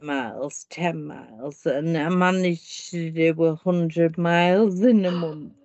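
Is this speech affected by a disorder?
Yes: primary lateral sclerosis; leg tightness, foot catching, then upper limbs, writing, speech; first diagnosed hereditary spastic paraplegia, later changed; speech affected, noticed about 12 months before others noticed.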